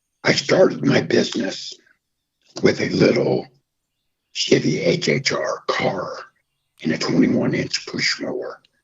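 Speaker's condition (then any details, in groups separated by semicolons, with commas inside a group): Throat cancer, half voicebox, partial laryngectomy; voice affected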